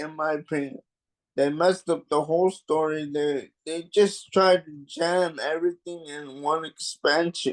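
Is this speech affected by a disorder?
Yes: cerebral palsy; mild.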